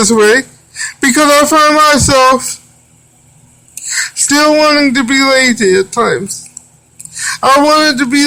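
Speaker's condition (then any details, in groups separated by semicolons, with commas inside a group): Cerebral palsy; wheelchair user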